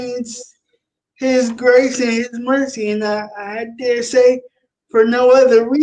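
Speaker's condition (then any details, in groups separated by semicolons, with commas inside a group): Cerebral palsy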